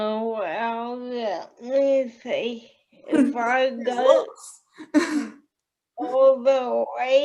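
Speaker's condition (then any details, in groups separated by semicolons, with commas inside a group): Cerebral palsy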